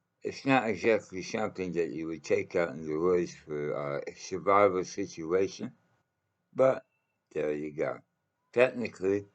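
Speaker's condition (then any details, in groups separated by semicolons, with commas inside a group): Mouth cancer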